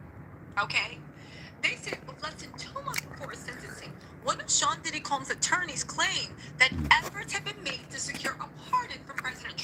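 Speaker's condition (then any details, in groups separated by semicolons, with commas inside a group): No condition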